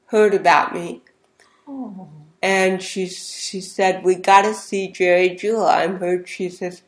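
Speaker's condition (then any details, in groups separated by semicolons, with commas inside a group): Cerebral palsy; speech therapy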